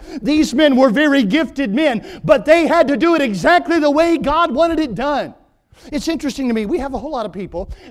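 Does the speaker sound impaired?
No.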